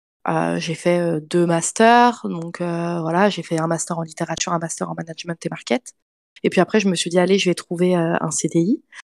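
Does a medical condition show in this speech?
No.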